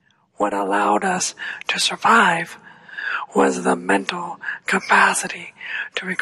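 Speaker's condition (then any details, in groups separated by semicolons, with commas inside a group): ALS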